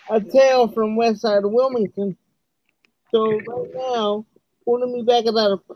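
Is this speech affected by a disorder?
Yes: cerebral palsy; uses wheelchair.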